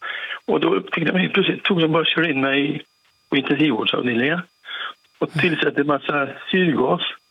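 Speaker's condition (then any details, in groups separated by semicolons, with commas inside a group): Parkinson's disease; 40-50 tablets a day, operation with something put down throat; hard to speak at times, trouble getting voice out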